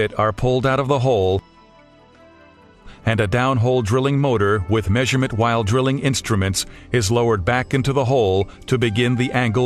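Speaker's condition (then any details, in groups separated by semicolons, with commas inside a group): No condition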